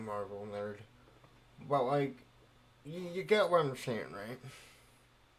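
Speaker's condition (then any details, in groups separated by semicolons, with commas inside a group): Cerebral palsy; speech affected by cerebral palsy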